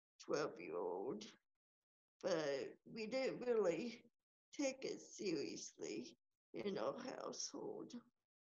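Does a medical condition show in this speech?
Yes: cerebral palsy; age 32, wheelchair user.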